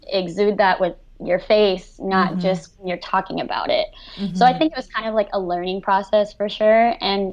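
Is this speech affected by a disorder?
Yes: cleft lip and palate, severe.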